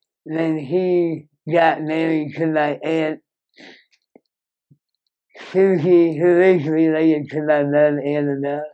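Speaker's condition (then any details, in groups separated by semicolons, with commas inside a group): Moebius syndrome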